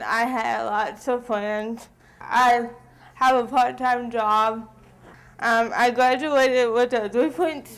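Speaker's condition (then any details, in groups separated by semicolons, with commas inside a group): Cerebral palsy; diagnosed at age 2, 17 years since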